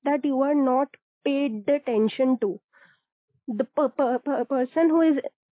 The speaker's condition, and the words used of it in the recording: Stuttering. But there are times when you are in a situation like job interviews or meetings, etc., when you cannot help but stammer because you are too nervous about it.